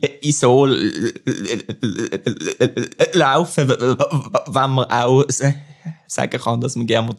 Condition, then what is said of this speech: Stuttering. Ich bin dann einfach so ein bisschen dazu gekommen, manchmal geht es besser und manchmal geht es schlechter.